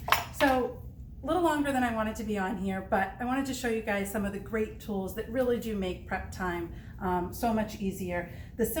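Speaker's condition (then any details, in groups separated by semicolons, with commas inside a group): No condition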